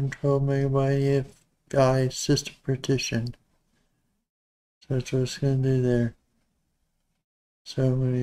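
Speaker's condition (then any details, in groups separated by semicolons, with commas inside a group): Parkinson's disease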